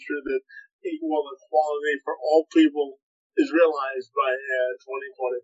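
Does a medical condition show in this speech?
Yes: cerebral palsy, spastic quadriplegia.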